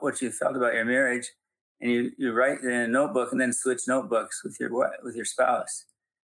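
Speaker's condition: Parkinson's; Parkinson's diagnosed about 6.5 years earlier, gradually somewhat worse, not debilitating; handwriting difficult, typing less accurate, things slower, still able to function; still teaching and speaking publicly

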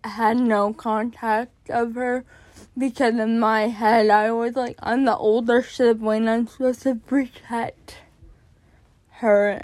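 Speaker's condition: Cerebral palsy; born addicted

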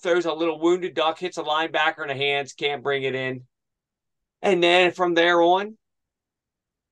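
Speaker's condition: No condition

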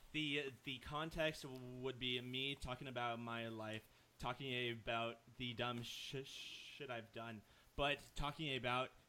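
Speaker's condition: Stutter; frequent word and phrase repetitions, part-word repetitions, repeated uh fillers, listeners mistake speech for drunkenness; repeated sounds, prolonged sounds

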